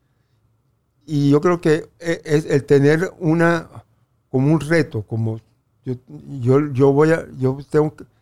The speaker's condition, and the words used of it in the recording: Stuttering. El, tartamudo sigue siendo tartamudo toda la vida.